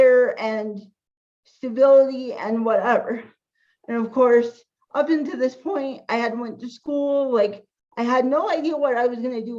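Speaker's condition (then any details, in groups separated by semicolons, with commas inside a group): Cerebral palsy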